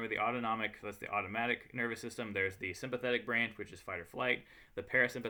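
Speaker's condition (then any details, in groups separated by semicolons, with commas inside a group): No condition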